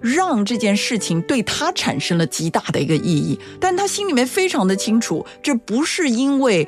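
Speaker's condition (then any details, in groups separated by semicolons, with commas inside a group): No condition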